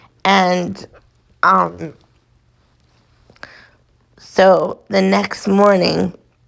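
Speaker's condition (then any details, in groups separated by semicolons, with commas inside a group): Cerebral palsy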